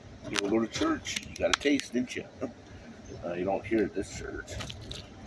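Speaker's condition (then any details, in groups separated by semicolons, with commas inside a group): No condition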